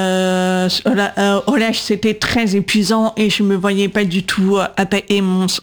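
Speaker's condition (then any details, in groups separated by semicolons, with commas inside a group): Profound congenital deafness, congenital, due to cytomegalovirus (CMV); diagnosed 18 months, severe then profound at 8, cochlear implants left 8.5, second 20-22; 20 years speech therapy for speaking and voice control, LPC cued speech, AI struggles to understand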